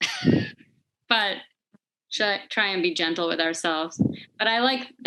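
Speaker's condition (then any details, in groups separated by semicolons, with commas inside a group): No condition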